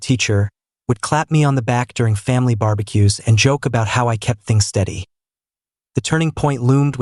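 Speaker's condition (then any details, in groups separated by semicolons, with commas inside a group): No condition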